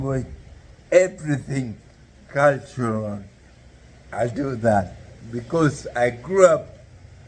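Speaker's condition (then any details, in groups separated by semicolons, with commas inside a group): Neurological disease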